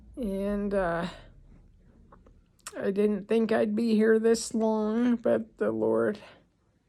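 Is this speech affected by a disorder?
Yes: ALS; breathing expected to worsen.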